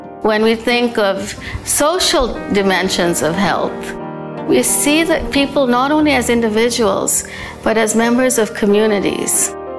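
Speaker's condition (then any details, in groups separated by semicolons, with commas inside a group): No condition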